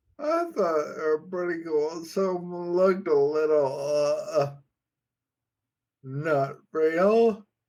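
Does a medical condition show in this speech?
Yes: Friedreich's ataxia.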